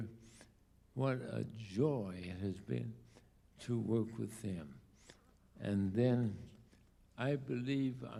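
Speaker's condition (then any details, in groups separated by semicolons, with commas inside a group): ALS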